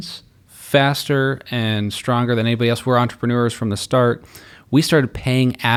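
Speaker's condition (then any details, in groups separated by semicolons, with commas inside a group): No condition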